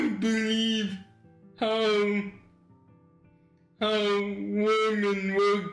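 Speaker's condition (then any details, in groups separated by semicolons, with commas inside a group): Cerebral palsy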